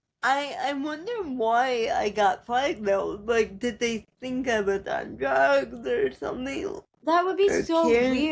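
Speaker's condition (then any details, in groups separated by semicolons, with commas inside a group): Cerebral palsy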